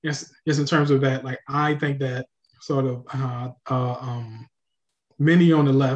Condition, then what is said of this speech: Stuttering. Yes, like, and also I mean, at least to like actually feel the need to like actually jump in like after every other word and say, I mean, did you mean this?